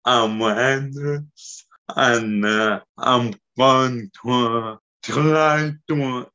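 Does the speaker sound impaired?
Yes: cerebellar and spinal ataxia; degenerative nervous system disease, works with physio; ataxia affects speech, movement, hand movement, daily activities.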